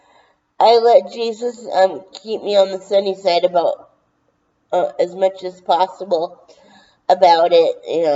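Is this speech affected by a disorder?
Yes: cerebral palsy; slow speech, often needs to repeat to be understood.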